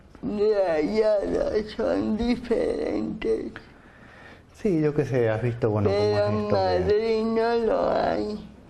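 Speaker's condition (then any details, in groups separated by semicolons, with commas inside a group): Cerebral palsy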